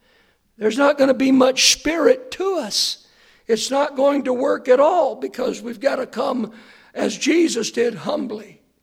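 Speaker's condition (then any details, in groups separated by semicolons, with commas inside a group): Hoarseness after vocal cord surgery; hard to hear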